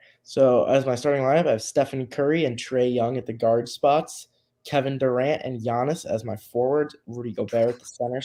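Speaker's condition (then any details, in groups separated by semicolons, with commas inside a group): No condition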